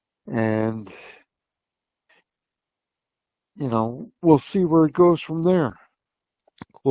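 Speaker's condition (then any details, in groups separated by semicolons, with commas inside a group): Cerebral palsy; since birth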